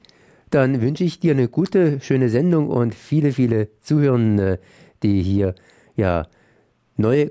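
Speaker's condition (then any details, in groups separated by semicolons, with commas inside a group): No condition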